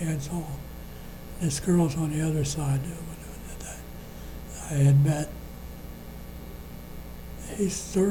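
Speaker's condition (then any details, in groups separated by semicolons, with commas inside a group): Parkinson's disease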